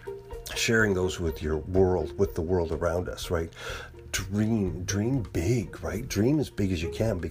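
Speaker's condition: No condition

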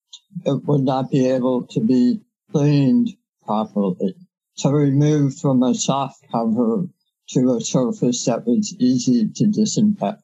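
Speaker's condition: Head and neck cancer surgery; five-time head and neck cancer, about 3 years intense treatment, radiation, years of toxic chemotherapy; no evidence of disease for years, severe dysphagia from treatment effects, no normal meal since

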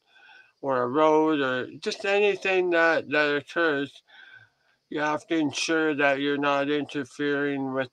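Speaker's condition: Head and neck cancer surgery; reconstructive surgery

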